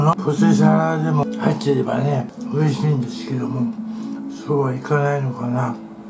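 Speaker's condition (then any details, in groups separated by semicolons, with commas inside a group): Tongue cancer, partial glossectomy; cannot pronounce 'karei' clearly, sounds like 'curry'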